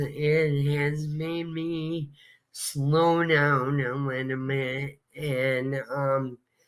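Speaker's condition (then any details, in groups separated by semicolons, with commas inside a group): ALS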